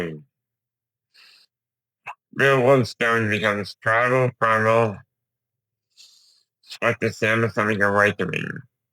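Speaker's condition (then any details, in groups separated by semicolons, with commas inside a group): Duchenne muscular dystrophy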